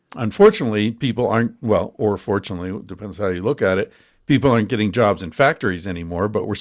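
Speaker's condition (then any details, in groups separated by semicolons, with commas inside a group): No condition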